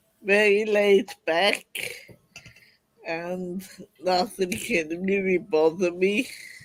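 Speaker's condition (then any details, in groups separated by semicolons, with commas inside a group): Multiple sclerosis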